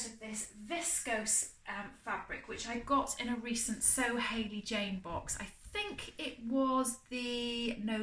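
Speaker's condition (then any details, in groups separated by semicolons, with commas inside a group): No condition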